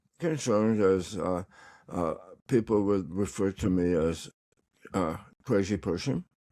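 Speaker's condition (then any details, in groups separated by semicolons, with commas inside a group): Tongue cancer; recovering, tongue exercises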